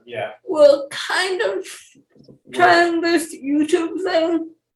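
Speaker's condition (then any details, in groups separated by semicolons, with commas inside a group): Cerebral palsy; speech issues, uses text-to-speech and speech-to-text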